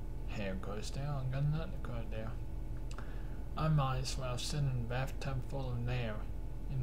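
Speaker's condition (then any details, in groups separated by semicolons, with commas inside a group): Cerebral palsy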